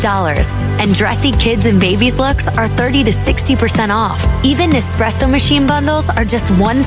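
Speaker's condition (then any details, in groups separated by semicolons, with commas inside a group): No condition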